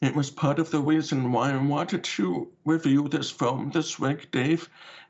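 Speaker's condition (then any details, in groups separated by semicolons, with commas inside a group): Deafness with cochlear implant; uses cochlear implant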